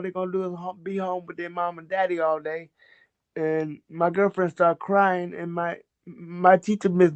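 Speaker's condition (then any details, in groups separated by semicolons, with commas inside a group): Cerebral palsy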